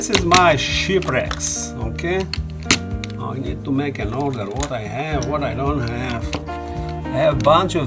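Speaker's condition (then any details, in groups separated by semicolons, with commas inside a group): No condition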